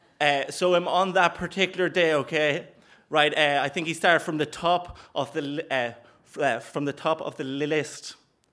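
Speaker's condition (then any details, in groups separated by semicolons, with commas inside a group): Stammer; onset age 4, therapist said permanent, barely able to speak at 21, stand-up comedy helped recovery; adult, still stammers, fear of speaking less intense, accepts stammer; stammers more than usual at Dublin Moth slam, nervous early, childhood first-sound repetitions, breathless silent blocks; prolonged sounds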